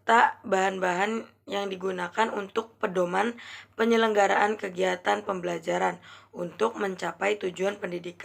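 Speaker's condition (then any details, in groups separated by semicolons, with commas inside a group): No condition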